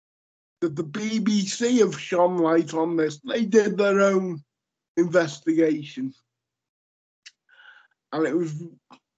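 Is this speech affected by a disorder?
Yes: cerebral palsy; lifelong.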